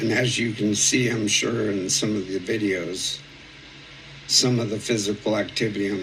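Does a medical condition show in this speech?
Yes: ALS.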